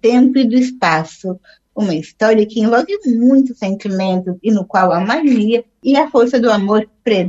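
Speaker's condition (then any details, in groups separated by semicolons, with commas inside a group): Down syndrome; on phone line during radio interview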